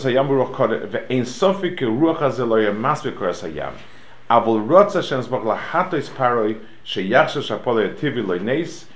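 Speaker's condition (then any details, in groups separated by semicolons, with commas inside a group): No condition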